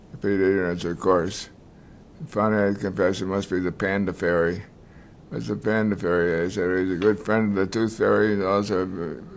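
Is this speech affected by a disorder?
Yes: multiple sclerosis; diagnosed decades ago.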